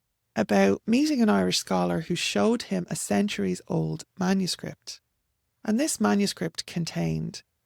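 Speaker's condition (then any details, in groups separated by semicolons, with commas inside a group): No condition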